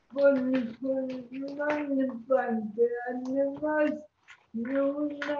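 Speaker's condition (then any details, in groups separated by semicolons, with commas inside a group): Cerebral palsy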